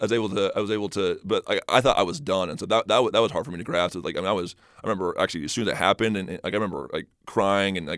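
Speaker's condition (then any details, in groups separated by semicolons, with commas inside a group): Stutter; stutter first noticed in high school, not as a child, magnified speaking Spanish as a missionary; has seen speech therapists, helped a little, uses detailed preparation to reduce stuttering; stutters off the cuff, trips over words, can't get a word out, less when prepared and confident; repeated sounds, repeated words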